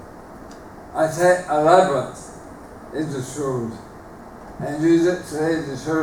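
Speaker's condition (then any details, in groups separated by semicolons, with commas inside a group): Motor neuron disease; terminal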